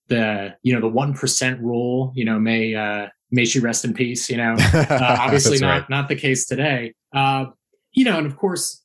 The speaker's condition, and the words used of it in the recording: None; typical speech.